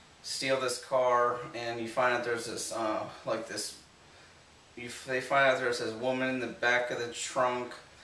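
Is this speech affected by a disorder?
No.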